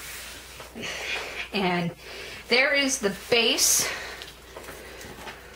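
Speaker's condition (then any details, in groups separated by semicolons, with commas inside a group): No condition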